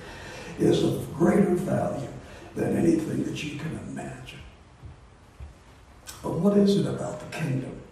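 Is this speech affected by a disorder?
Yes: voice disorder; not contagious.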